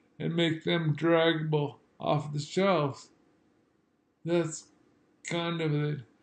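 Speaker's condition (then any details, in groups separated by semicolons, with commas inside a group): Multiple sclerosis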